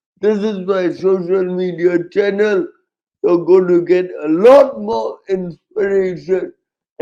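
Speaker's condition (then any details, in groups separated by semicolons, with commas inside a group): Cerebral palsy; present from birth, severe, mainly physical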